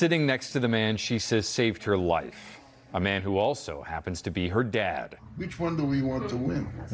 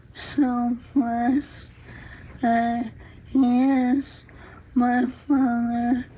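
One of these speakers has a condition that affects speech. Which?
The second: ALS; cause attributed to bacterial infection, treated; about 15 years since diagnosis, onset at 30, slow progression, physical therapy.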